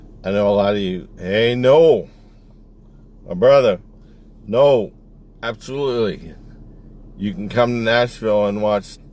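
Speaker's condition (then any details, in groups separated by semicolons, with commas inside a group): ALS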